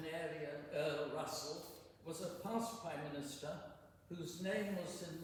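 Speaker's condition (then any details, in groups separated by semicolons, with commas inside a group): No condition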